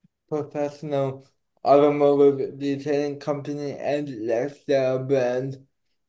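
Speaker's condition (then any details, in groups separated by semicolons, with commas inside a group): Cerebral palsy; not slurred, per host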